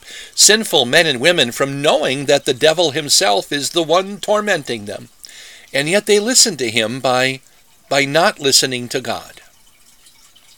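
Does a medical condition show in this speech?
No.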